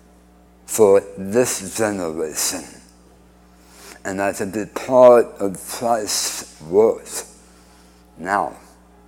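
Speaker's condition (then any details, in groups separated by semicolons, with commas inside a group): Speech impediment after cancer surgery; antibody drug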